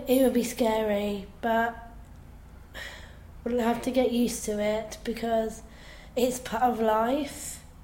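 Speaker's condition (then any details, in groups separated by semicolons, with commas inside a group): Down syndrome; down syndrome since birth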